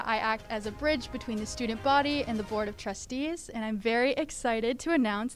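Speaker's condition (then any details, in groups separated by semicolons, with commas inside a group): No condition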